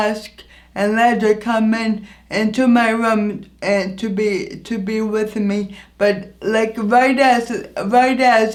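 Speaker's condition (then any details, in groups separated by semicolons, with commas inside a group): Anoxic brain injury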